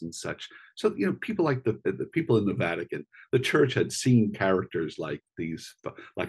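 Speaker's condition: No condition

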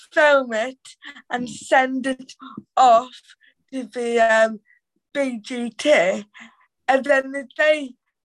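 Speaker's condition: Cerebral palsy; teenager

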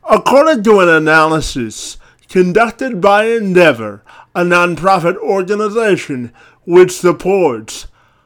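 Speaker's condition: Cerebral palsy, spastic quadriplegia

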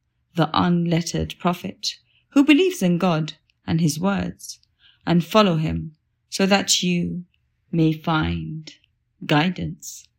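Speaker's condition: No condition

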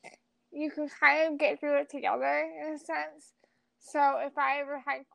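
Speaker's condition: Cerebral palsy; lifelong, wheelchair user, able to stand only with someone supporting weight; uses wheelchair

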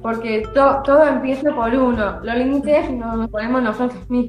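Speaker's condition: Down syndrome; from birth

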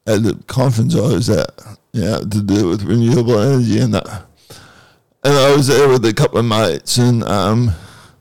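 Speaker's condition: Cerebral palsy

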